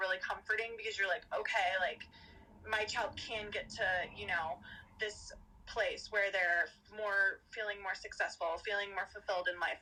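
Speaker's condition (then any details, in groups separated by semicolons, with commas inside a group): No condition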